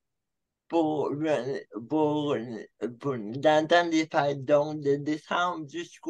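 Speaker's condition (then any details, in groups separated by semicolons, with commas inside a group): Cerebral palsy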